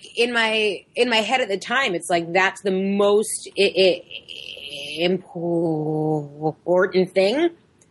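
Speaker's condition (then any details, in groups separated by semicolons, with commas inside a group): Stuttering; had speech therapy, hid stuttering until about high school by saying only enough to pass; uses voluntary stuttering in situations where stuttering is usually avoided; occasionally gets really stuck, particularly hard blocks, mostly less physical effort, stuttering amount unchanged; prolonged sounds, blocks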